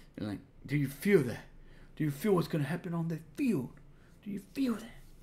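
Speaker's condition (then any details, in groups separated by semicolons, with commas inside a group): No condition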